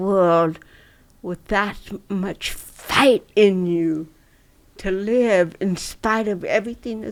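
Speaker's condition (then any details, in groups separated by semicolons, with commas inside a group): Cerebral palsy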